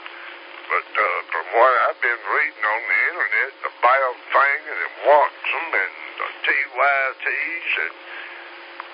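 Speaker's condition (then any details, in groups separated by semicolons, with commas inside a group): Slurred speech; stroke 3 years ago, takes 17 different medications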